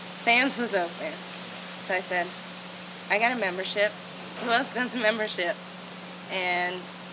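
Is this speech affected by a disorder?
No.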